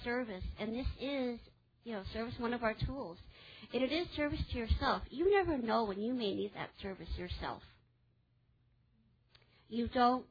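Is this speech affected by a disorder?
Yes: cleft palate; congenital, repaired age 3, 14 adult teeth missing, dental surgeries, hip bone graft above upper lip; infant feeding difficulty with weight loss, ongoing dental problems.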